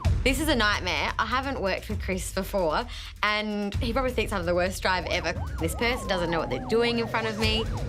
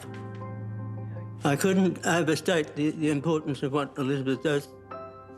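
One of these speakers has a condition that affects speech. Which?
The second: Parkinson's disease; worsened over time, extreme shaking, recovered from pneumonia; difficulty swallowing, chokes on saliva, food consistency adjusted.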